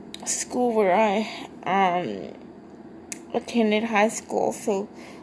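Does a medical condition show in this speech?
Yes: cerebral palsy, triplegia.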